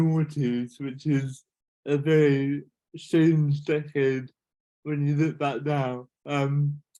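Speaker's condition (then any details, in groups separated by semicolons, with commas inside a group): Cerebral palsy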